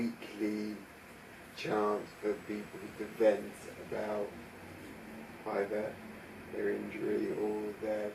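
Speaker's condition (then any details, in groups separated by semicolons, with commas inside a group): Traumatic brain injury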